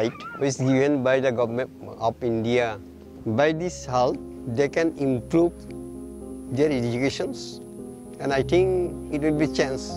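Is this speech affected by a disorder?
No.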